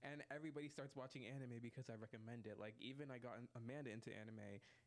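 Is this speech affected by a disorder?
No.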